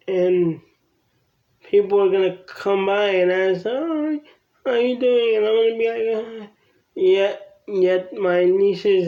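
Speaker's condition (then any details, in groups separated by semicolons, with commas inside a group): Cerebral palsy; from birth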